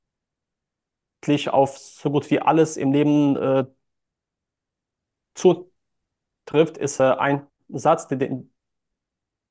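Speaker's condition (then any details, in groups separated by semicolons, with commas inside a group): Stuttering; since childhood, hard in childhood, youth, school and nearly all speaking situations; compensates by outsourcing phone calls, social media and texting, speaks on stage; speech hangs at times, part-word repetitions; blocks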